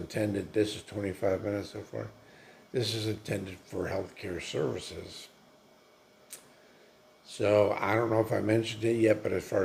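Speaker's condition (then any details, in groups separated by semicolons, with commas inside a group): Multiple sclerosis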